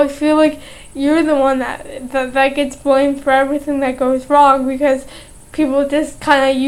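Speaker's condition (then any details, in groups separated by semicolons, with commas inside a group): Cerebral palsy, mild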